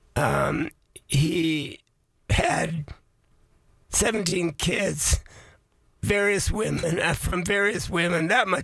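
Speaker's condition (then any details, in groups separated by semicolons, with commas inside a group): Voice changed after vocal cord surgery; vocal cord surgery about two years ago, man aged 81; voice changed since surgery, likened to Miles Davis after surgery, may sound less clear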